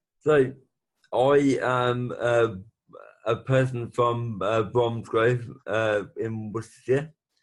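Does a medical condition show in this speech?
Yes: brain bleed with facial paralysis.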